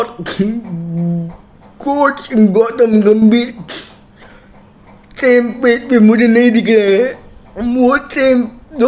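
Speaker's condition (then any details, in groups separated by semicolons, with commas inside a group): Cerebral palsy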